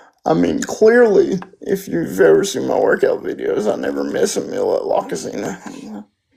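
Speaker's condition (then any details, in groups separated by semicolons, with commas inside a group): Spastic quadriplegic cerebral palsy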